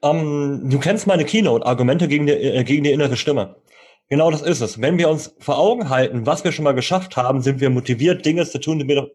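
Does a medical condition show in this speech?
Yes: cleft lip and palate, cleft lip, jaw and palate; Bundeswehr cited inability to eat army food.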